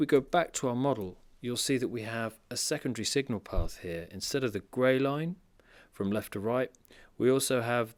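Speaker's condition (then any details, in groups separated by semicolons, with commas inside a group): No condition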